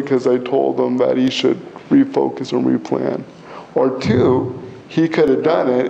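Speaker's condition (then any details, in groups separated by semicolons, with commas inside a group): Cerebral palsy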